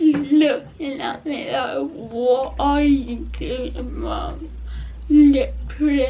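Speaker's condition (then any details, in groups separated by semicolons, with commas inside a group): Cerebral palsy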